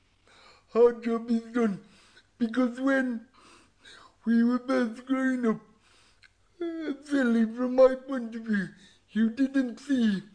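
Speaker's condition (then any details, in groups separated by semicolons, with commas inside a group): Cerebral palsy; voice described as unusual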